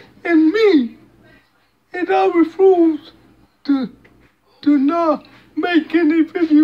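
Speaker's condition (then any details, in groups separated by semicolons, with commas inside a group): Cerebral palsy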